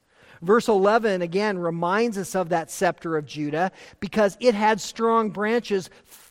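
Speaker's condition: No condition

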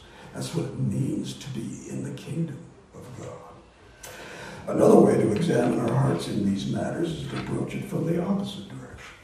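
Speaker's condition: Voice disorder; not contagious

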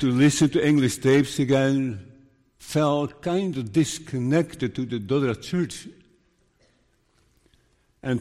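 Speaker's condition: Parkinson's disease; still preaching

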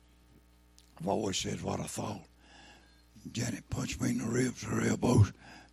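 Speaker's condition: Throat cancer, lost vocal cord

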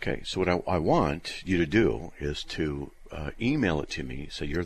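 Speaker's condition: No condition

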